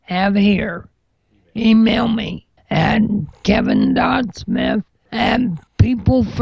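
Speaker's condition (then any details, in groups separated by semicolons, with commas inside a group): Cerebral palsy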